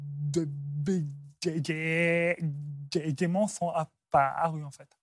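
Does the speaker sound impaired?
Yes: stuttering; onset at about age 4 after grandmother's throat cancer, fluent before, once misdiagnosed as Gilles de la Tourette; no attempts to control stuttering; part-word and word repetitions, frequent euh fillers; here repeated sounds, prolonged sounds, blocks.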